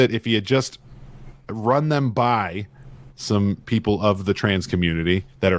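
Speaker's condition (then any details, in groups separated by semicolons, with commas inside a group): No condition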